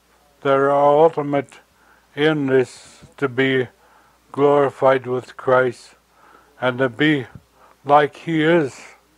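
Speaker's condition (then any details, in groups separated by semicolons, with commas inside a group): Stroke; fell and broke hip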